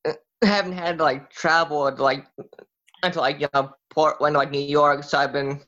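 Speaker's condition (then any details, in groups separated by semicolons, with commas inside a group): Stuttering; stuttering since about age 5, speech blocks from about age 17, speech therapy 3 or 4 times in life; age 26, speech therapy sessions on Zoom since July; many blocks today, more severe than host's moderate stutter; blocks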